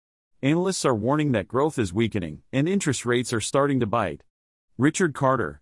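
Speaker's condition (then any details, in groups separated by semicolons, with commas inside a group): No condition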